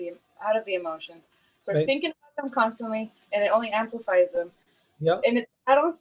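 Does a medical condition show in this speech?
No.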